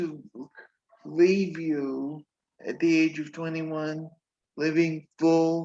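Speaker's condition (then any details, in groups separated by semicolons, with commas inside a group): Cerebral palsy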